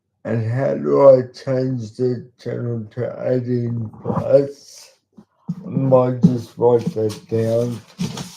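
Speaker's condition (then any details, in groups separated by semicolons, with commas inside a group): Cerebral palsy; talks slowly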